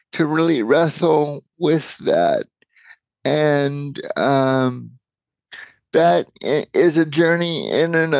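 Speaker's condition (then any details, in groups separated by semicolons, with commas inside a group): Cerebral palsy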